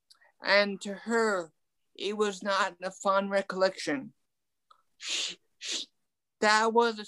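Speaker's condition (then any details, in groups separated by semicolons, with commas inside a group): Ataxic cerebral palsy; mild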